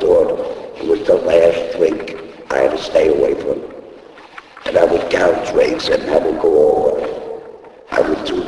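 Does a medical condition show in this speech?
Yes: laryngectomy; speaks using device in throat.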